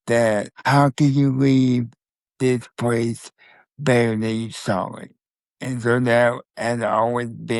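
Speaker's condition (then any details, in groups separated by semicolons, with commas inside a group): Spastic quadriplegic cerebral palsy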